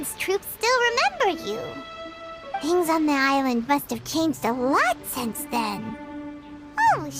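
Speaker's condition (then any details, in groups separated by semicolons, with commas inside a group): No condition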